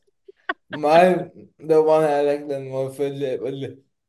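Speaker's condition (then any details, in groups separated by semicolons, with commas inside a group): Cerebral palsy; not slurred, per host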